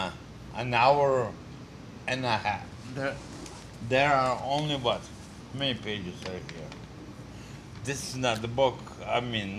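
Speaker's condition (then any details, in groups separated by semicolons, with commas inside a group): Multiple sclerosis; diagnosed at age 17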